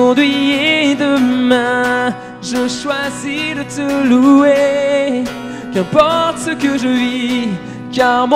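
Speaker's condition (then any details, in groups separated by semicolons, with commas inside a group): No condition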